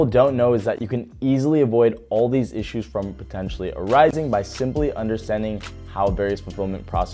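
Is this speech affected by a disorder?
No.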